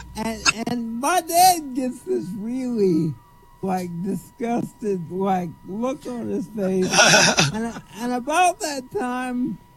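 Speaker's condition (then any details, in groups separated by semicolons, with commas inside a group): Cerebral palsy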